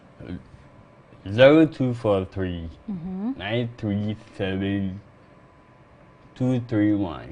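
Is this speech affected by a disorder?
Yes: cerebral palsy.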